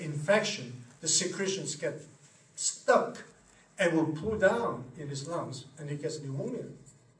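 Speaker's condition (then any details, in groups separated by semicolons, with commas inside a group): No condition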